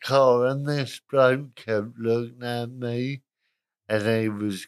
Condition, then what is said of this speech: Cerebral palsy. I would say I'm middle range because I shake, I walk a bit funny and I talk a bit funny.